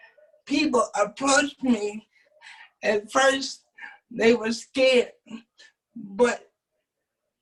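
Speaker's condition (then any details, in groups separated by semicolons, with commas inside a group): Cerebral palsy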